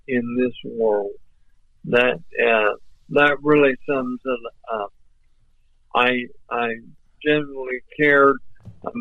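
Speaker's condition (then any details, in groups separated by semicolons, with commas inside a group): ALS; voice off but clear and understandable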